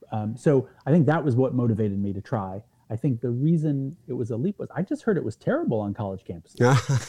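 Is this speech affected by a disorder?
No.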